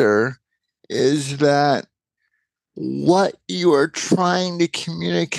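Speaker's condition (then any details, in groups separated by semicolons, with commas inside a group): Cerebral palsy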